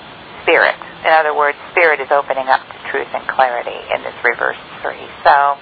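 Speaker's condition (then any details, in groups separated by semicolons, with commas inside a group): No condition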